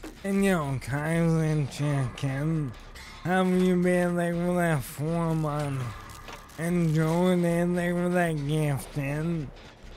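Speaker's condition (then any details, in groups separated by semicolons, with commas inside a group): ALS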